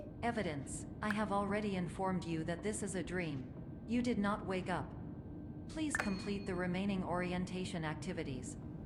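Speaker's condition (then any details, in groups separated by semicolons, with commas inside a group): No condition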